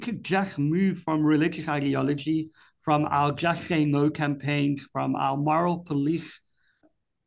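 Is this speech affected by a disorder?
Yes: cleft palate; congenital cleft palate, speech and hearing impaired since birth, difficult childhood development; speech impediment.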